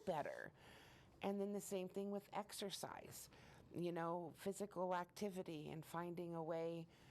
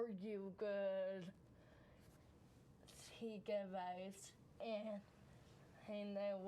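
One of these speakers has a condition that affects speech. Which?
The second: cerebral palsy.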